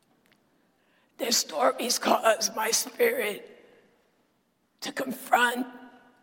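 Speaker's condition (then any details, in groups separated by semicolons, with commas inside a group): Dysphonia; lost ability to sing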